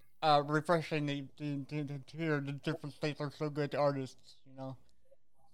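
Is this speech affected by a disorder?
Yes: cerebral palsy; visible physical disability.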